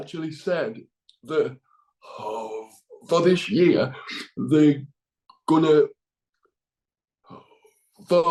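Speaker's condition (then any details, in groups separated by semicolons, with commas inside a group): Cerebral palsy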